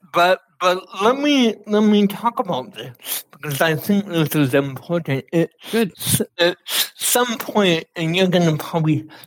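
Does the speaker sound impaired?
Yes: cerebral palsy; cerebral palsy from lack of oxygen at birth, affects fine motor skills and walking; speech affected, uses Dragon NaturallySpeaking voice activated computer software.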